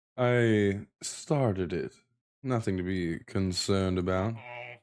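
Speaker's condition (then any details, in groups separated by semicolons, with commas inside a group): No condition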